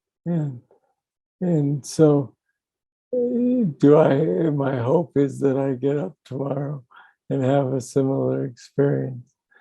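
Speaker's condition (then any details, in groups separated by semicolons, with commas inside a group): Young onset Parkinson's disease; voice and speaking difficulty biggest current problem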